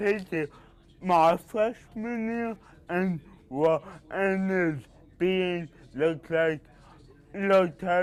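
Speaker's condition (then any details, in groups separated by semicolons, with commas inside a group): Cerebral palsy; speech impediment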